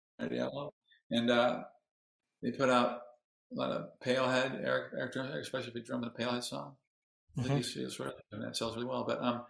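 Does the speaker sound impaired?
Yes: Parkinson's disease; hard on voice, needs about two weeks of singing practice to regain voice.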